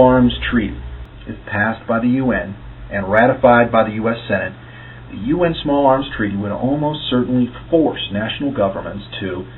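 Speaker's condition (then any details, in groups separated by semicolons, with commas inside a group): No condition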